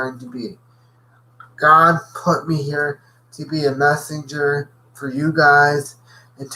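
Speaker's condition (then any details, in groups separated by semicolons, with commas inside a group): Cerebral palsy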